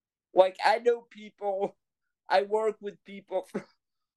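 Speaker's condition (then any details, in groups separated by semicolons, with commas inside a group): Cerebral palsy; power wheelchair since age five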